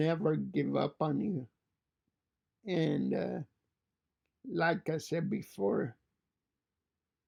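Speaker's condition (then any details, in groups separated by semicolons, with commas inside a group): Cerebral palsy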